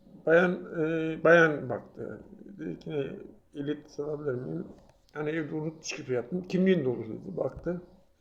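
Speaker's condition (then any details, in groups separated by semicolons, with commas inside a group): No condition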